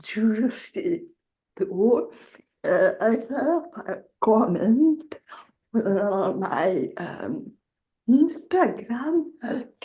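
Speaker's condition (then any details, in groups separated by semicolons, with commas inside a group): Generalized dystonia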